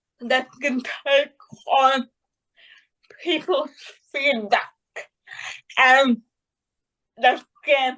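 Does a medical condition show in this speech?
Yes: cerebral palsy; predicted unlikely to talk, early speech therapy improved speaking.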